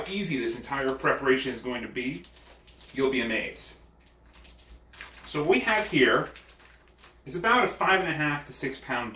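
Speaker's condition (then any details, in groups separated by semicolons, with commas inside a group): No condition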